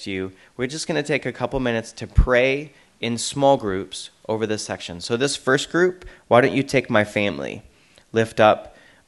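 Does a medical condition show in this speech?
No.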